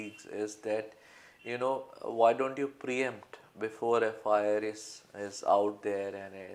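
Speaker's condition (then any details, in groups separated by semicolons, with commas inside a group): No condition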